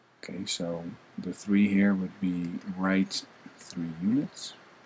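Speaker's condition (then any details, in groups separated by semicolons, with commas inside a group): No condition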